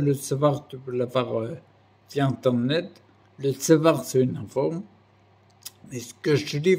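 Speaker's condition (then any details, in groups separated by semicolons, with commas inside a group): Primary progressive multiple sclerosis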